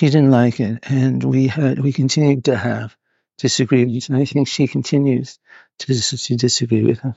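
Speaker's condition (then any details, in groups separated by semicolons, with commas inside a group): Parkinson's; needs to move about while filmed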